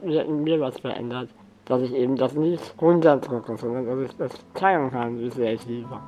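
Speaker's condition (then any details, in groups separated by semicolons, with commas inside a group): Spinal muscular atrophy; neuromuscular disease; barely able to move, full sensation retained, age 48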